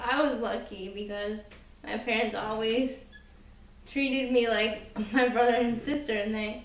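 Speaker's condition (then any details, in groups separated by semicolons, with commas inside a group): Cerebral palsy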